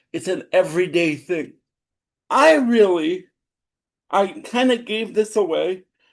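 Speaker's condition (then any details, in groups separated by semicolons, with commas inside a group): Cerebral palsy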